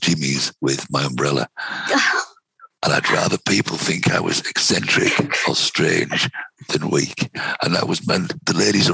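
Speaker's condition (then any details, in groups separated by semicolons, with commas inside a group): Vocal cord cancer, head and neck cancer, right vocal cord; breathing restricted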